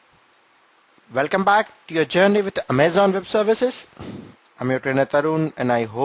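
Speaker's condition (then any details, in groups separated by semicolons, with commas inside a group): No condition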